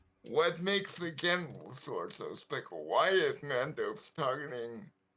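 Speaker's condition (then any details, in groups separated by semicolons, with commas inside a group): Cerebral palsy; right side weaker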